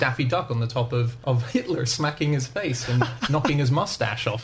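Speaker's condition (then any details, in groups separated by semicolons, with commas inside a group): No condition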